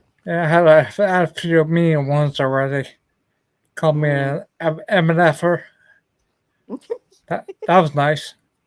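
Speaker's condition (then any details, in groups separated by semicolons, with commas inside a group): Ataxia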